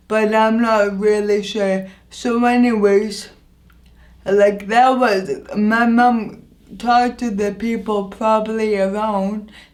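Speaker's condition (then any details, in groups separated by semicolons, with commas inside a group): Anoxic brain injury; injury affects voice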